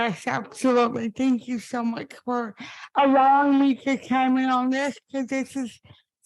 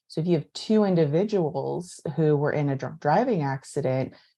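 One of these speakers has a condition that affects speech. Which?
The first: spastic cerebral palsy; impaired speech.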